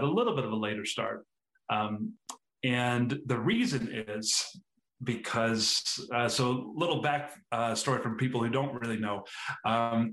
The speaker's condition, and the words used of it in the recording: Stuttering. And the answer is, I rarely stutter when I do magic.